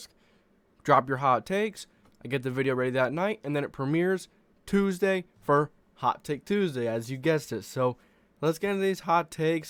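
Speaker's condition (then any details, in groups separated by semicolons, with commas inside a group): No condition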